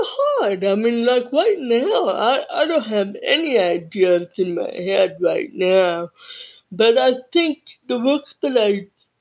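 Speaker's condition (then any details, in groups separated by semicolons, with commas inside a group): Cerebral palsy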